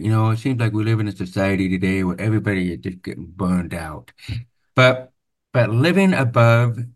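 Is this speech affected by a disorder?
Yes: profound hearing loss, deaf accent; congenital very severe to profound hearing loss, over 13 years of speech therapy; noticeably different accent.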